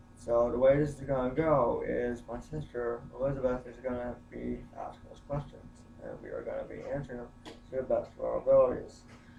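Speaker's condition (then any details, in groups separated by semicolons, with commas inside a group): Spastic quadriplegic cerebral palsy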